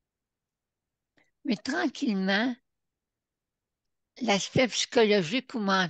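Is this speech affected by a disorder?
Yes: Parkinson's disease; vocal cords may fail, some difficulty expressing herself.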